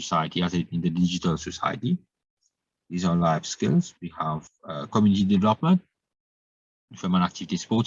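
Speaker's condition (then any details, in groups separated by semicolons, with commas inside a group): No condition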